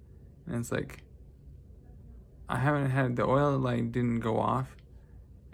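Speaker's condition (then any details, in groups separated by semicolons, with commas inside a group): Traumatic brain injury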